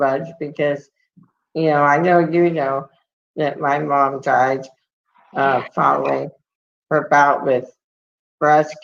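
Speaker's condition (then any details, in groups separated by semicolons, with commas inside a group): Muscular dystrophy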